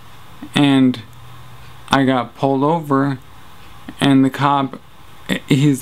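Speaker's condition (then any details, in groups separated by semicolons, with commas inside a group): Traumatic brain injury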